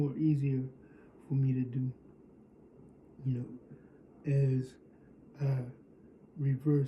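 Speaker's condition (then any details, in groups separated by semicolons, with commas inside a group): Cerebral palsy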